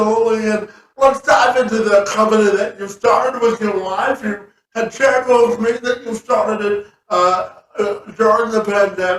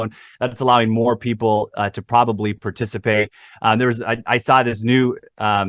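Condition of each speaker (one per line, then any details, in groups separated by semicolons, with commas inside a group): Cerebral palsy; from birth
No condition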